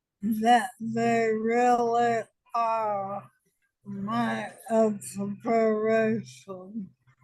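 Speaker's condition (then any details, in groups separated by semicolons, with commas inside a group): ALS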